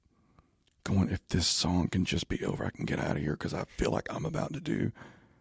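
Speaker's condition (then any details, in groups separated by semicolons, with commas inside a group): Spasmodic dysphonia; in speech therapy with doctors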